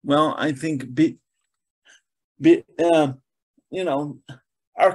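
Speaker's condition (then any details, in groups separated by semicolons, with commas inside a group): Cerebral palsy; present from birth, diagnosed at about six months, stiff as infant, mainly lower limbs affected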